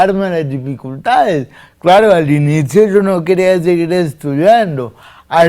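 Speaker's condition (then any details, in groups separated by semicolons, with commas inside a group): Cerebral palsy; difficulty speaking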